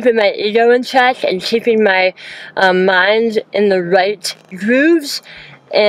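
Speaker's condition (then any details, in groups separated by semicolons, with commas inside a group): Hemi-glossectomy for oral cancer, hemiglossectomy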